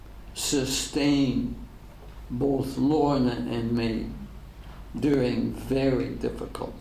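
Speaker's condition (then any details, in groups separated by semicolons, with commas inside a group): ALS; degenerative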